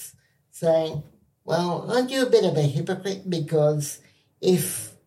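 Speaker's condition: Cerebral palsy, spastic quadriplegia; physical disability

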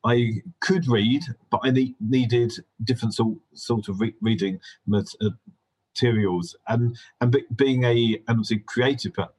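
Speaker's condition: Stammer; possibly linked to hearing difficulties from illness in first 3 or 4 years, affecting language; repeated sounds, repeated words, prolonged sounds, blocks

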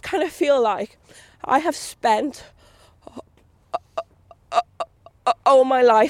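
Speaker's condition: Stutter; stutter from age three to four, diagnosed about seven, weekly hour-long speech therapy, found unhelpful; ongoing stutter in adulthood; stutters more when corrected, childhood difficulty getting words out, therapy taught slow breathy speech; blocks

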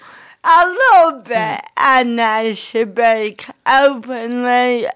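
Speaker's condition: Ataxic cerebral palsy; talks slowly

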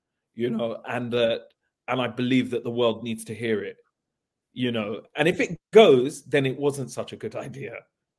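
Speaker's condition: No condition

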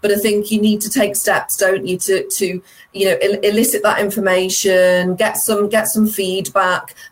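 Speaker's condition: No condition

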